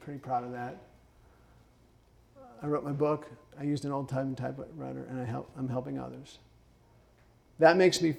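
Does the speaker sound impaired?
Yes: Parkinson's; cognitive issues, impaired multitasking and judgment, fatigue, stopped working as lawyer at 48; some speech issues, ice water harms vocal cords, drinks warm water, speech therapy judged unnecessary.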